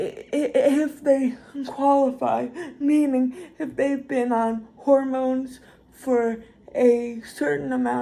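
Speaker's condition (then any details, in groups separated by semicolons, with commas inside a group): Cerebral palsy, severe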